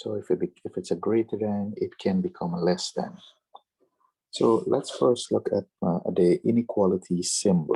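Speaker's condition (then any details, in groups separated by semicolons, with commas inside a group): No condition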